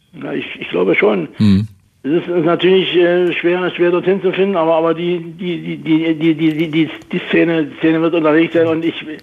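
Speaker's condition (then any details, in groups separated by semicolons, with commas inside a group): Parkinson's; moved away in 2019 for health reasons; describes self as a bit run down; frequent word repetitions and hesitations in transcript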